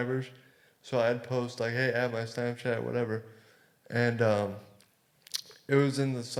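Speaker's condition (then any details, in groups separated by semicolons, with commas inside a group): Cerebral palsy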